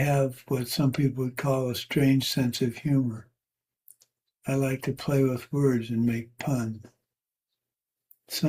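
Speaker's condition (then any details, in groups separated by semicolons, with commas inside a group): Parkinson's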